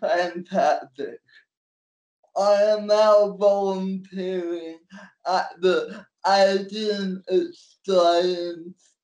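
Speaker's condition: Cerebral palsy; cerebral palsy since birth, manual wheelchair

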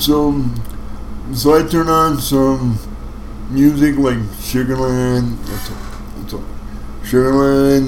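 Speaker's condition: Cerebral palsy; wheelchair for mobility

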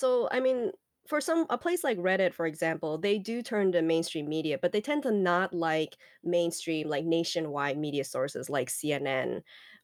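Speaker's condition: No condition

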